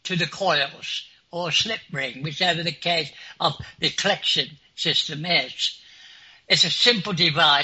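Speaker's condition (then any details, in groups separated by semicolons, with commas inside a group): Clinically deaf; clinically deaf since school age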